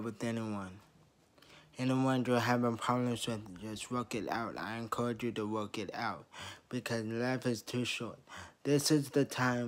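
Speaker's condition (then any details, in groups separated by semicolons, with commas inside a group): Traumatic brain injury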